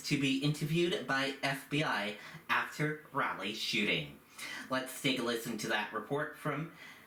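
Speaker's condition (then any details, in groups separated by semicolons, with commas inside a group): No condition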